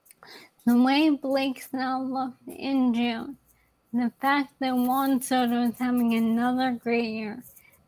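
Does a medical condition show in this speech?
Yes: ALS; young onset.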